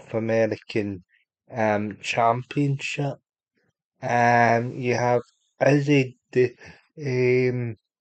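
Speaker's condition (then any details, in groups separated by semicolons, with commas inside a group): Cerebral palsy; unable to walk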